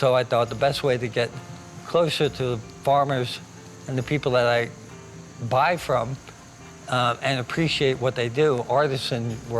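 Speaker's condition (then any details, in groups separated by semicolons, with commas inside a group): ALS; hands affected; uses wheelchair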